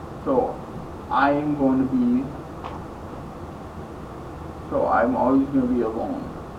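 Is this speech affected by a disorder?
Yes: traumatic brain injury.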